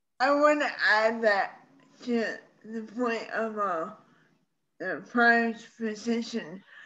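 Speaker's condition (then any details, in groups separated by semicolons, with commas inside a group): ALS; primary lateral sclerosis, legs, arms and speech affected, onset with falls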